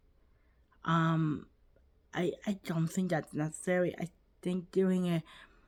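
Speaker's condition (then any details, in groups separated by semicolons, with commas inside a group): Cerebral palsy, quadriplegic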